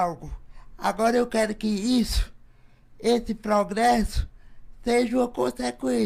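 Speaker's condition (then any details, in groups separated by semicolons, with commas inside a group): Cerebral palsy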